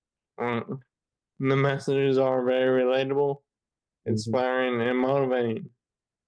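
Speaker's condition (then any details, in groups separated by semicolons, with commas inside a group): Friedreich's ataxia; diagnosed age 14, earlier shortness of breath, wheelchair dependent since age 18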